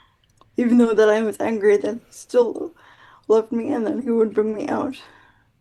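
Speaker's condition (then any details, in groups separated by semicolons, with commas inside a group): Quadriplegic cerebral palsy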